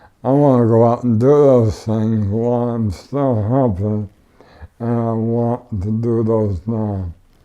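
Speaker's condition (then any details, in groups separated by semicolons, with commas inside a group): ALS; tracheotomy, wheelchair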